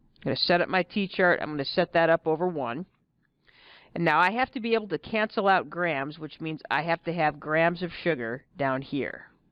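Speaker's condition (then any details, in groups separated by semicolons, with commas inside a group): No condition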